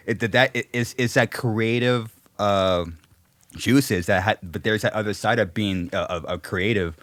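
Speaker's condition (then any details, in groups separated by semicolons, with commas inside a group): No condition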